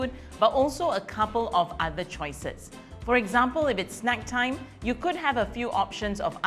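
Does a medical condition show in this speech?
No.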